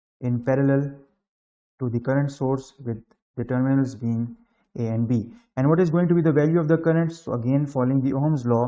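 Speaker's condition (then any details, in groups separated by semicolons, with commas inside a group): No condition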